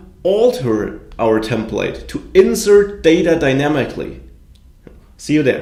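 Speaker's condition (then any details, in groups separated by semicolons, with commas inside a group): No condition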